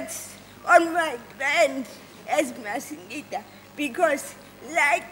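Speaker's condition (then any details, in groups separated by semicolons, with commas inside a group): Cerebral palsy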